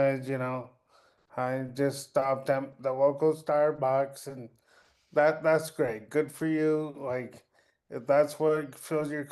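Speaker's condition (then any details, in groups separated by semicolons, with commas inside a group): Cerebral palsy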